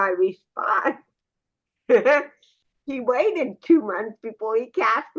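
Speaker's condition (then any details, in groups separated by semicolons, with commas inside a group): Cerebral palsy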